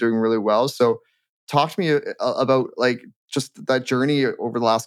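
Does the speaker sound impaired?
No.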